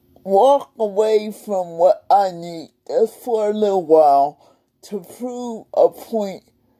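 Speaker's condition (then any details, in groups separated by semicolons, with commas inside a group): Cerebral palsy; several unnoticed strokes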